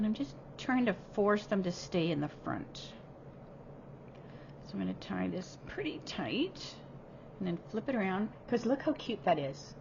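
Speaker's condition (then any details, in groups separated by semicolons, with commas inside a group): No condition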